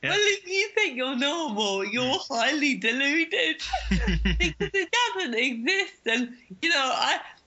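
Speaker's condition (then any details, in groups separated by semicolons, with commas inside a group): Cerebral palsy; cerebral palsy since childhood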